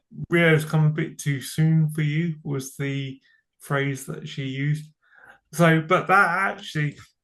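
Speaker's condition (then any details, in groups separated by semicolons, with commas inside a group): Cerebral palsy; from birth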